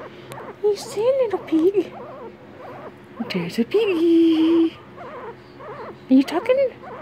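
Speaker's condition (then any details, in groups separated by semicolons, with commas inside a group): No condition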